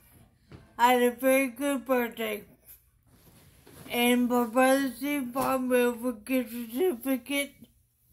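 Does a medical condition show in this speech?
Yes: traumatic brain injury.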